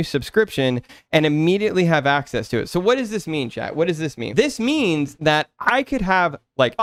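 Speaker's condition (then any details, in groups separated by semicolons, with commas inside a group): No condition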